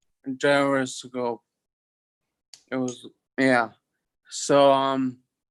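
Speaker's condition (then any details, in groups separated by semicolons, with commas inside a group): Toxic leukoencephalopathy, locked-in syndrome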